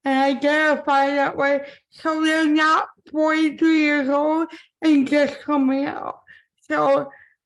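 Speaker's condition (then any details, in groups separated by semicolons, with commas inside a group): Cerebral palsy; impaired speech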